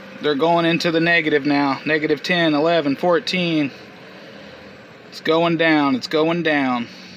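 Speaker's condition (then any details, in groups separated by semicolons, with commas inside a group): No condition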